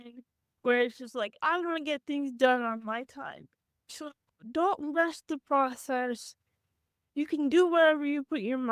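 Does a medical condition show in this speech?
Yes: cerebral palsy; had speech therapy.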